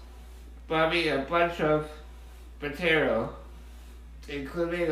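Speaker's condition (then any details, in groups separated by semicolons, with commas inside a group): Muscular dystrophy; diagnosed around age 6 or 7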